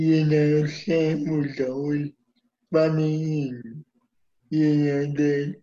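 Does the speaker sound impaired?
Yes: cerebral palsy; uses wheelchair.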